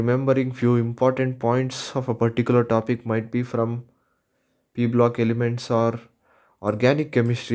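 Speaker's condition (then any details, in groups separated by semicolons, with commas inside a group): No condition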